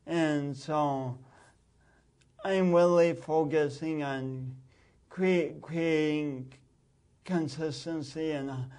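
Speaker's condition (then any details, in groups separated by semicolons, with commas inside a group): Speech impediment from birth oxygen loss; oxygen loss at birth from kinked umbilical cord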